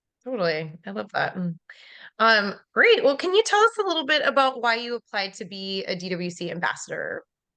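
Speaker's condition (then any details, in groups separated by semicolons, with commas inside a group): No condition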